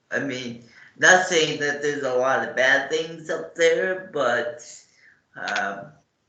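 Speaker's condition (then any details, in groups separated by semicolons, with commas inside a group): Cerebral palsy; morning medication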